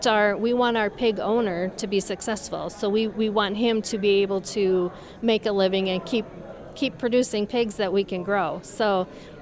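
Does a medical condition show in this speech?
No.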